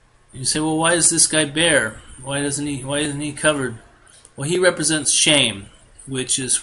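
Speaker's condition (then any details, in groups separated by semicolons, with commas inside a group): No condition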